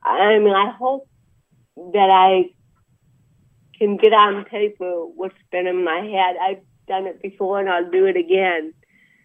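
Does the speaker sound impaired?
Yes: cerebral palsy; about 63 years old.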